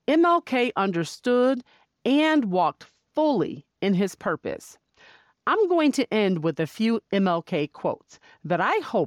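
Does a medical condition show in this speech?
No.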